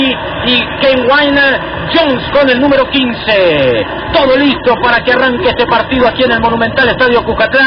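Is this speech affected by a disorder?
No.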